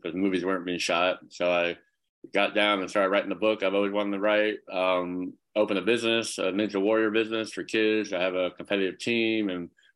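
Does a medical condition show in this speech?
Yes: cleft palate, severe; speech impediment growing up, speech therapy all through school.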